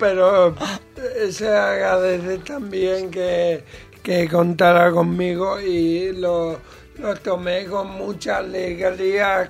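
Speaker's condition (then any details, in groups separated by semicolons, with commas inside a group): Cerebral palsy; present from birth, brain damage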